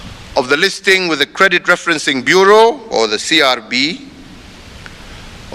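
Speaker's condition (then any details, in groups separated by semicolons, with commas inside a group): No condition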